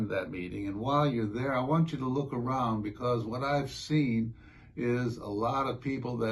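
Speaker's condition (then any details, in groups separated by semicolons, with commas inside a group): No condition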